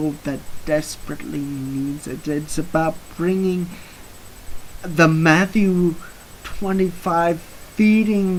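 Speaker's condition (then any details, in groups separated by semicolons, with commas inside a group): Cerebral palsy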